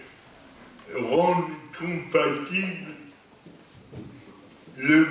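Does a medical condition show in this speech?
Yes: cerebral palsy; lifelong, non-progressive.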